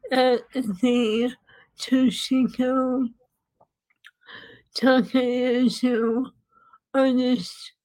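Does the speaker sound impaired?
Yes: ALS; quadriplegic, symptoms began about 11 years ago, diagnosed 10 years ago after about a year; singing and sound therapy; voice has obviously changed, once thought unable to sing, singing helps speaking and breathing.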